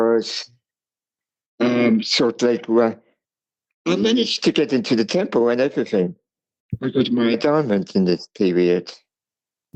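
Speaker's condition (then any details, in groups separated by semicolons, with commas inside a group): Cerebral palsy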